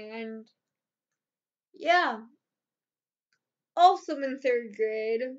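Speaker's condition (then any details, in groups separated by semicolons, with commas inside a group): Cerebral palsy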